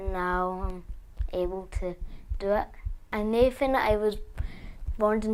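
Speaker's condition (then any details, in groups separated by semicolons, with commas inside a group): Cerebral palsy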